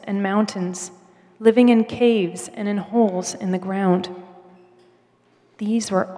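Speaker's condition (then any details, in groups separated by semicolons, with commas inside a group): No condition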